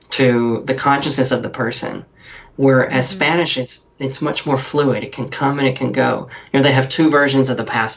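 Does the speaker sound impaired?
Yes: cleft lip and palate; different, more nasal-sounding voice due to cleft, talks differently.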